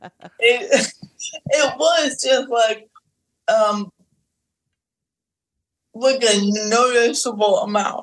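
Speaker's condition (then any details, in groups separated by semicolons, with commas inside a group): Cerebral palsy; physical disability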